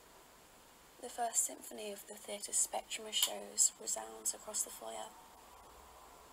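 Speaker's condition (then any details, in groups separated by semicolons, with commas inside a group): No condition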